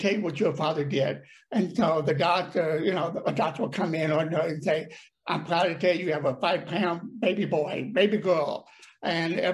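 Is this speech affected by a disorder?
Yes: deafness; brain damage from birth, paralysis on one side; speech problem, mocked in childhood for talking funny and too loud.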